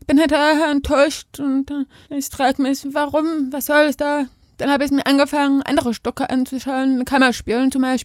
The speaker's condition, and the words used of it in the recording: Deafness. Meine Muttersprache war die gesprochene Sprache und ich habe später Gebärden gelernt.